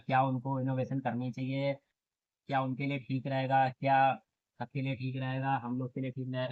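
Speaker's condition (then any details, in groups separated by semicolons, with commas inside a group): No condition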